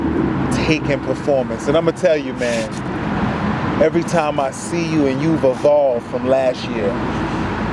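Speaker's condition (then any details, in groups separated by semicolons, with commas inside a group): No condition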